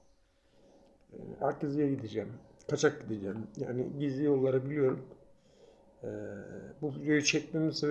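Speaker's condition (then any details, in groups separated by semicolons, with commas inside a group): No condition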